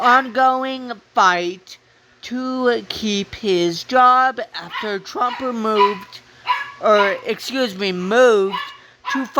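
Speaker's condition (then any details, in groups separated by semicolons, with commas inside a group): Cerebral palsy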